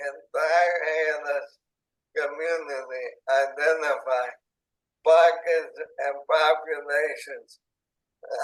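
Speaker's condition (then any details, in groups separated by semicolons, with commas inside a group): ALS, speech-generating device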